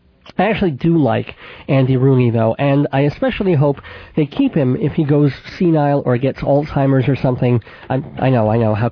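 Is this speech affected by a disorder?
Yes: cleft palate with lisp, cleft lip and palate, mild; sibilant s.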